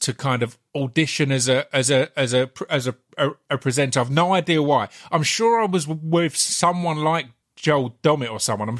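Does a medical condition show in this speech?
Yes: stammer; here repeated sounds, prolonged sounds.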